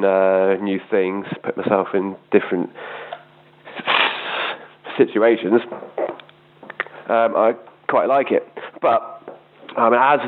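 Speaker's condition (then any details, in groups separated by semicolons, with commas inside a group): Stammer; still present at 32; still has stammer at 32; stammered ordering a beer on First Dates TV show, date finished words, spoke over; blocks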